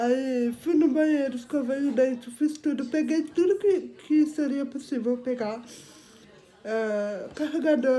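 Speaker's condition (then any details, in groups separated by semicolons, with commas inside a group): Cerebral palsy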